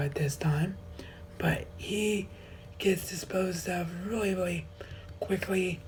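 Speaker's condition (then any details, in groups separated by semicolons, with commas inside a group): Cerebral palsy; wheelchair bound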